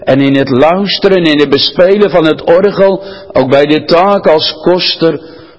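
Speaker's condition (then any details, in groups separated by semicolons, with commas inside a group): No condition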